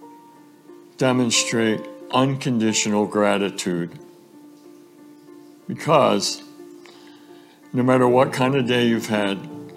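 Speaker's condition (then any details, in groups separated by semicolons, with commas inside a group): ALS; fatal diagnosis, no cure, later died of it about a month before this talk; about two years since diagnosis, recorded acceptance speech played at hall of fame banquet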